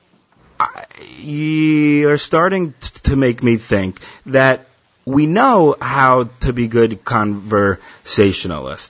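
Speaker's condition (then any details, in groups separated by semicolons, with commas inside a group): Stuttering; stuttering since childhood; anticipatory worry about stuttering, sometimes months ahead; prolonged sounds, blocks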